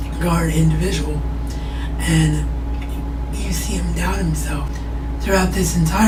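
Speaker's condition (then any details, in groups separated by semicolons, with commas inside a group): Cerebral palsy; wheelchair bound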